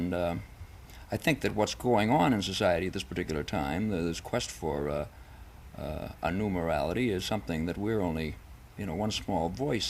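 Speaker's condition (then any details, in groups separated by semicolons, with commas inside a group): No condition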